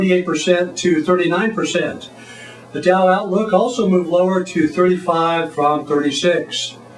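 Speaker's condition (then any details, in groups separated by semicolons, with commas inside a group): No condition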